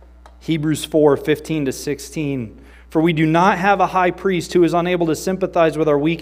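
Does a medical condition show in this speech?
No.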